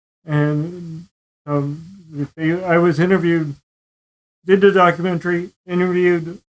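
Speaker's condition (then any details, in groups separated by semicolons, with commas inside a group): Cerebral palsy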